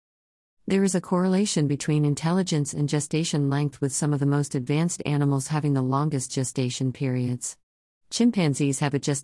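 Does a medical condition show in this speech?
No.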